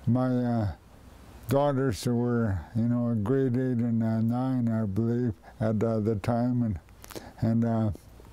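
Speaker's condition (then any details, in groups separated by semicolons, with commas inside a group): Primary lateral sclerosis; first diagnosed ALS, revised to PLS, slow progression; diagnosed about 15 years ago, stopped working 10 years ago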